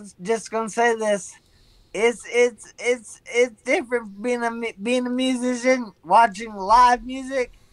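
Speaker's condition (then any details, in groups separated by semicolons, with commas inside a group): Severe traumatic brain injury; severe, traumatic cause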